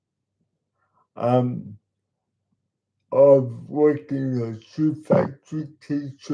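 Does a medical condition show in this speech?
Yes: cerebral palsy; talks slowly.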